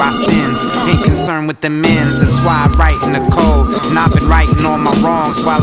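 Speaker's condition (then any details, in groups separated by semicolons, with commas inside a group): No condition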